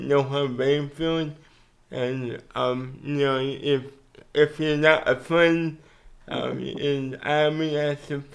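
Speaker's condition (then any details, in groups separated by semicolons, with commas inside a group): Cerebral palsy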